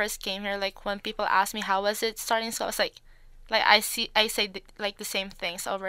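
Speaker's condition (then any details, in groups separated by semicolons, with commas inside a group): No condition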